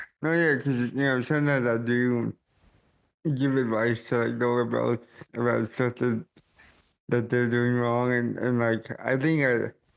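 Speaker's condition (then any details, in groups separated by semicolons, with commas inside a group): Cerebral palsy; caused by stroke at birth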